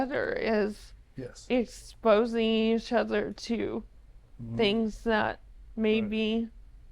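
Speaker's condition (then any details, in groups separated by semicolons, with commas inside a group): ALS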